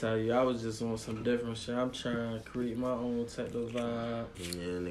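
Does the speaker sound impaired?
No.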